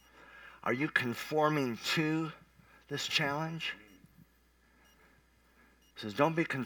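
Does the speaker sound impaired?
Yes: cleft palate; not expected to survive first week.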